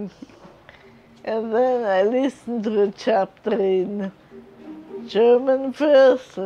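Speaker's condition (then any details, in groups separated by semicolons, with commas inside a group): Multiple sclerosis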